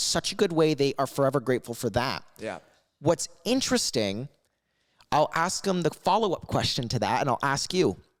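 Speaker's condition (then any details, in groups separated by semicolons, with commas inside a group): No condition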